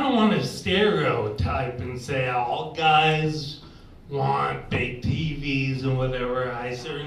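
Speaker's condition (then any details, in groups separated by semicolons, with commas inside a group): Ataxia; slow delivery, occasional slurring, frequent pauses to breathe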